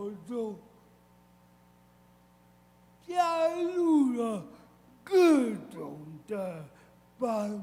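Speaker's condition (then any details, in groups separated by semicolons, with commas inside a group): Cerebral palsy, severe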